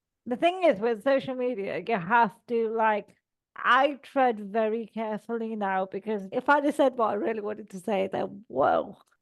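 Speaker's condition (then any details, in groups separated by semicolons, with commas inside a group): Cerebral palsy; all four limbs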